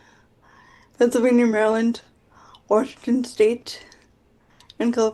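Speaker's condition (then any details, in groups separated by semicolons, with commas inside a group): Quadriplegic cerebral palsy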